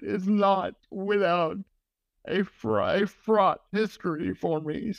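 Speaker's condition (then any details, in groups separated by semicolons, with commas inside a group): Cerebral palsy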